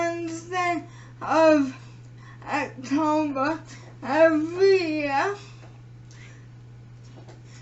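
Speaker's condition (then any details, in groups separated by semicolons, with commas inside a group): Cerebral palsy; premature birth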